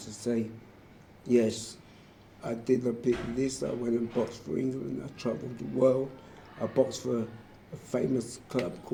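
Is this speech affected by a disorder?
Yes: motor neurone disease.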